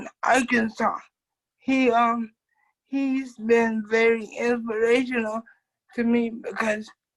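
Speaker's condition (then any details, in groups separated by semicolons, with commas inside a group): Cerebral palsy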